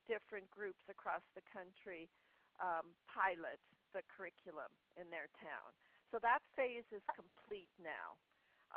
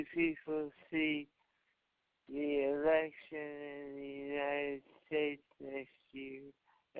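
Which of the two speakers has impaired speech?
The second: Parkinson's disease; can't speak very well.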